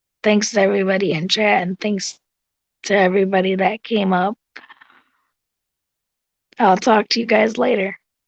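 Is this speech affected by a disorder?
Yes: cerebral palsy; visible disability.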